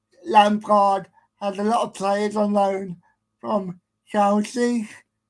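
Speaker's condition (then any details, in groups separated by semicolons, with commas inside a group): Cerebral palsy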